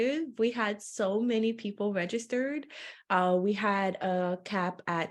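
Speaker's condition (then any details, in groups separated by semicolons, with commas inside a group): No condition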